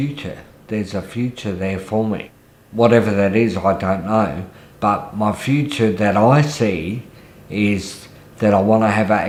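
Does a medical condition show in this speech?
Yes: multiple sclerosis; wheelchair.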